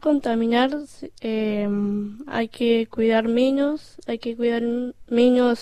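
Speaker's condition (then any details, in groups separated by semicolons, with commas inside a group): Down syndrome; congenital, since birth; 21 years old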